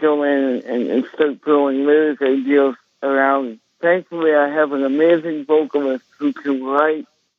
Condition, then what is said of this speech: Cerebral palsy. And then obviously my speech, I had to go through countless speech therapy sessions to be able to talk and speak like you hear me today.